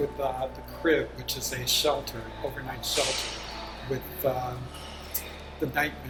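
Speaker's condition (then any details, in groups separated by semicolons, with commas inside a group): No condition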